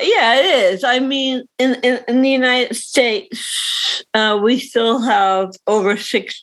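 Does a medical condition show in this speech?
Yes: cerebral palsy; reading disability.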